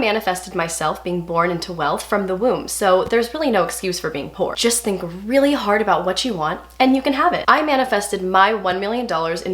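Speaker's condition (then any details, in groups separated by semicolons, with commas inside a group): No condition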